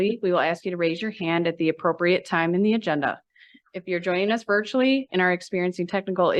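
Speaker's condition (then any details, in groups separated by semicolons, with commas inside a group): No condition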